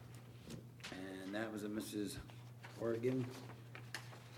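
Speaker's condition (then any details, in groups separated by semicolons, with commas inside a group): No condition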